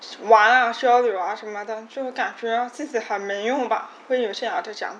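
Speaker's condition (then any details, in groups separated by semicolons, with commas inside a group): Hearing impairment; hearing disability, hearing damaged in childhood accident, completed rehabilitation training; childhood speech training with parents, repeating each word hundreds of times daily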